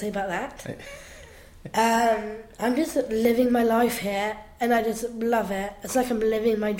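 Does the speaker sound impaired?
Yes: Down syndrome; down syndrome since birth, slow learning, held back a year at primary school.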